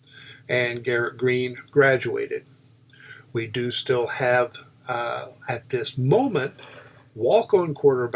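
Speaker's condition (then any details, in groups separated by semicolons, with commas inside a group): No condition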